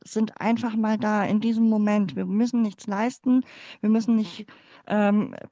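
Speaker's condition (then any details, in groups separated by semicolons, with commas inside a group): Cleft palate; congenital, born in former GDR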